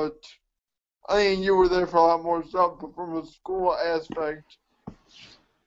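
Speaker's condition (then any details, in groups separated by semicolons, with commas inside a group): Cerebral palsy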